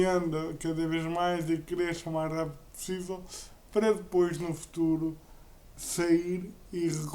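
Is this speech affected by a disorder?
Yes: cerebral palsy; uses a wheelchair.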